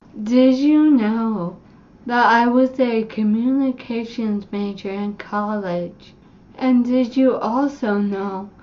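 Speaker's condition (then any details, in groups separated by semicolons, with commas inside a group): Cerebellar ataxia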